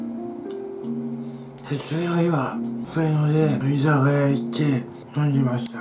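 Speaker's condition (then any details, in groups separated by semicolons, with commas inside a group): Tongue cancer, partial glossectomy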